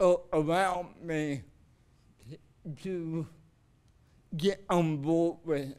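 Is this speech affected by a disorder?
Yes: cerebral palsy.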